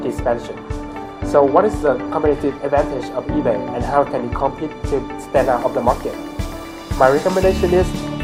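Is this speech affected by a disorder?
No.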